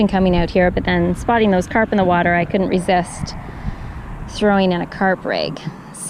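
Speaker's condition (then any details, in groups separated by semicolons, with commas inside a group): No condition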